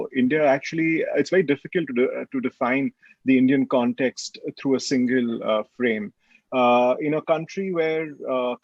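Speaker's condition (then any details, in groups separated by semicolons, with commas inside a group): No condition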